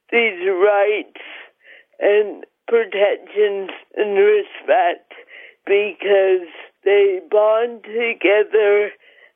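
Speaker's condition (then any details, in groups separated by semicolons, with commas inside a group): Cerebral palsy; mild; joins by phone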